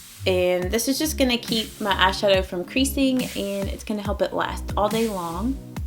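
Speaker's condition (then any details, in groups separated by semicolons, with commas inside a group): No condition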